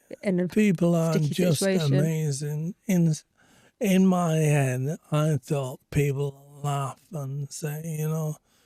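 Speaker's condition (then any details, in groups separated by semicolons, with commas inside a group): Speech apraxia; voice came and went, now much slower, singing voice affected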